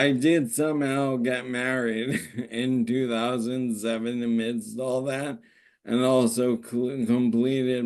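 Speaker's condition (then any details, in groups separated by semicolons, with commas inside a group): ALS; normal a year ago, no longer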